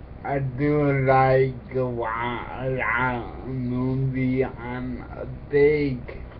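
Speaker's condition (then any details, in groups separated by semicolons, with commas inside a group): Cerebral palsy; affects speech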